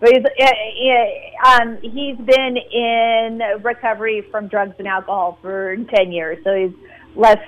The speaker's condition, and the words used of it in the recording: Stuttering. The the stuttering, which I have to say, when you're on the show, you, I barely notice it whatsoever.